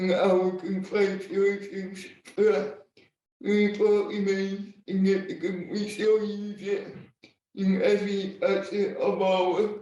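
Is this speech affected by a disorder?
Yes: cerebral palsy, spastic and dyskinetic.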